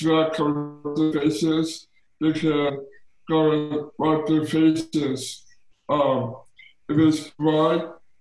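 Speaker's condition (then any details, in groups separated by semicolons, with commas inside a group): Down syndrome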